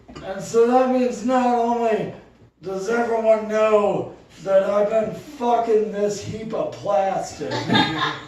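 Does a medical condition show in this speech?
Yes: cerebral palsy; movement disorder since childhood.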